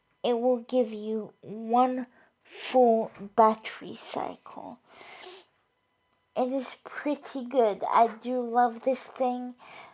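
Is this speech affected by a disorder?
Yes: cerebral palsy.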